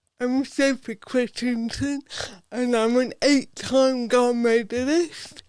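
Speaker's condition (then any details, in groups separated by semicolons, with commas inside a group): Cerebral palsy; from birth, no surgery; affects speech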